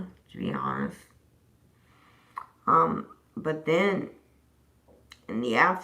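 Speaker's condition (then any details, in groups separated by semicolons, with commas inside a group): Disability causing slurred speech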